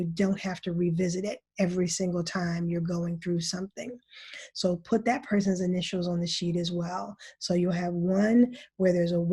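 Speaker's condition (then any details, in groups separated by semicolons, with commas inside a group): No condition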